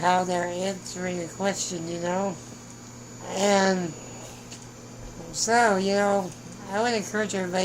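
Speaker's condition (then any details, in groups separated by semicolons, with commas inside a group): Spinal muscular atrophy; tracheostomy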